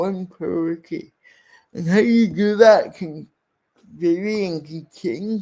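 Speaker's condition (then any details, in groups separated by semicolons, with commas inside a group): Cerebral palsy; speech impairment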